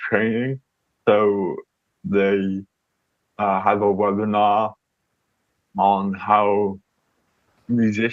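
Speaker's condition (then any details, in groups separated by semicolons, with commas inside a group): Cerebral palsy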